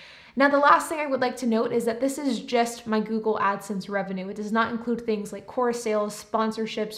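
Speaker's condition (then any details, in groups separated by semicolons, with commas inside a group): No condition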